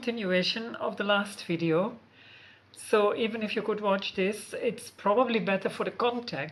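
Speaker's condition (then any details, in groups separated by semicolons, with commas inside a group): No condition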